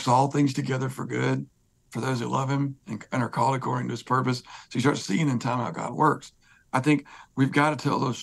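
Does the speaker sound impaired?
Yes: spasmodic dysphonia; voice disorder; voice grabs when talking, more talking brings more hoarseness, singing less hard than talking.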